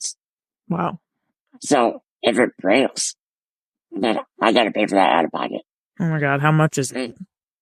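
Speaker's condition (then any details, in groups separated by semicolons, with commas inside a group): Muscular dystrophy; congenital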